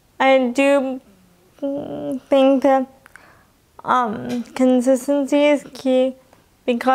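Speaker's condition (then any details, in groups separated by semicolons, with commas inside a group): Cerebral palsy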